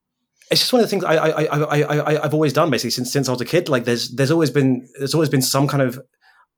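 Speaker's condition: Stutter; speech impediment; disfluent moment noted during this recording; makes recording podcasts difficult, still runs own podcast; repeated sounds, repeated words, prolonged sounds

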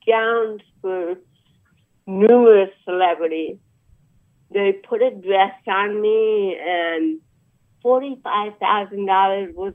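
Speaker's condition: Cerebral palsy; ungraceful movement

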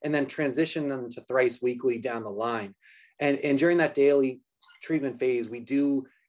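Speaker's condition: No condition

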